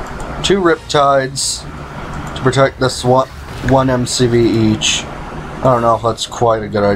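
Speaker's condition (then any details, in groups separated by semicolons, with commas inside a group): No condition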